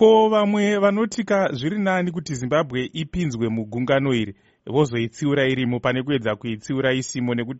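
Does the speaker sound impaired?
No.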